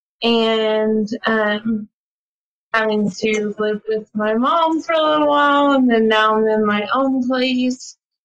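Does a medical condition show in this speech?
Yes: ALS; attends ALS clinic.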